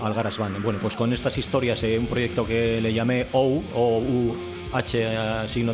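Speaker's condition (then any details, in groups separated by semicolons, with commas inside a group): No condition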